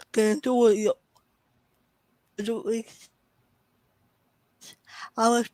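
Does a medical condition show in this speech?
Yes: cerebral palsy; speech often hard to understand.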